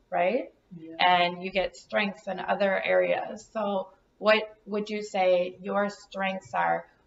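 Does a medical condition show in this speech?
No.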